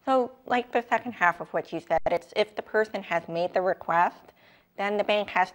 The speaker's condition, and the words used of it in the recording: Deafness. Yeah, I maybe have an accent that's slightly different.